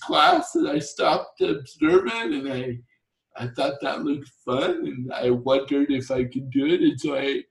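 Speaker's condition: Torsional dystonia; medication gave no benefit, water therapy, drives and lives independently

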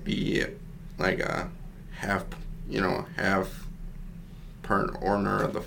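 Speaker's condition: Cerebral palsy; since birth

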